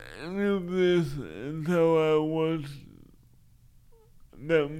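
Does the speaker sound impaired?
Yes: cerebral palsy; limited use of arms.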